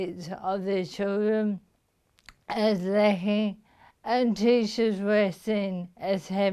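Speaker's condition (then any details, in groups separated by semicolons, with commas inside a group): Motor neuron disease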